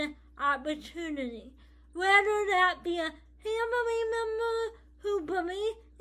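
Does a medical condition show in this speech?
Yes: cerebral palsy.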